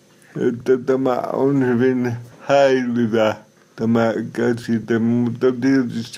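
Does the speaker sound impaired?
Yes: cerebral palsy; from birth, hypoxia when stuck on mother's tailbone during delivery, mainly mobility impairment, limits movement, speech; Nigerian assistant acts as hands for 7 years, turns book pages, helps make sign of cross; somewhat unclear, self-described.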